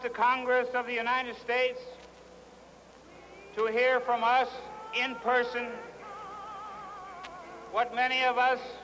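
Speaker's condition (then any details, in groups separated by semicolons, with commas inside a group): No condition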